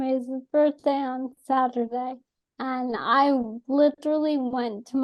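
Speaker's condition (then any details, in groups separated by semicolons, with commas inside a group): ALS; atypical case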